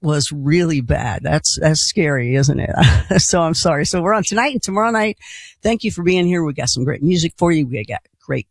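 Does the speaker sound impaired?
No.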